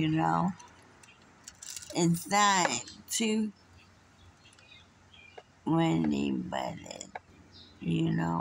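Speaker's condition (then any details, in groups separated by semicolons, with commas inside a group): Friedreich's ataxia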